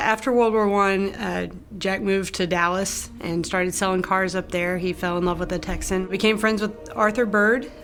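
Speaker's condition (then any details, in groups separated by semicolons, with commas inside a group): No condition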